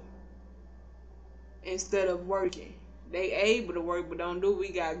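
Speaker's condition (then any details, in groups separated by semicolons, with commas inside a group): Cerebral palsy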